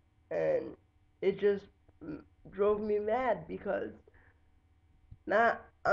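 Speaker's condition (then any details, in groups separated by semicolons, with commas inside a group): Cerebral palsy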